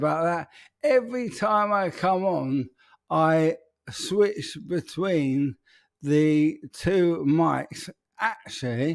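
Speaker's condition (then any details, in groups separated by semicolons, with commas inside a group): ALS; speech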